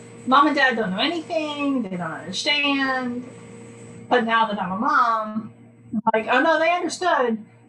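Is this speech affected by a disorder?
No.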